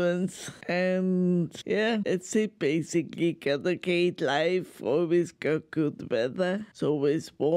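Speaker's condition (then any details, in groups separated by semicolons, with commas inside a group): Multiple sclerosis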